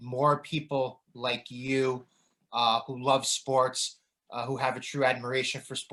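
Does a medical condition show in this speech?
No.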